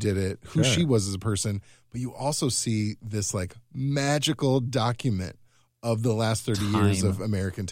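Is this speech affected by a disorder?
No.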